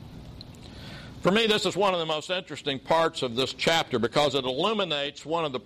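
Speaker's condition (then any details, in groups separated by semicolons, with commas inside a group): No condition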